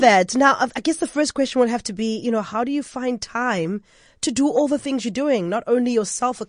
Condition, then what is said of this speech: No condition.